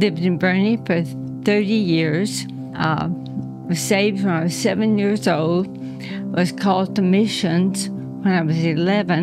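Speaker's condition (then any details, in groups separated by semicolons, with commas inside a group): ALS; voice problems began 3 years ago, worsening; voice problems, cannot sing, lacks energy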